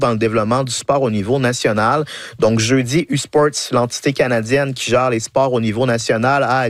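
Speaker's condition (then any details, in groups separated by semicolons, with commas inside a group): No condition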